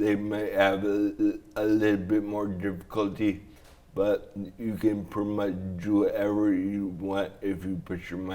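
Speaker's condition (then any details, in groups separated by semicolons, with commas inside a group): Traumatic brain injury; slurred, relearned talking and swallowing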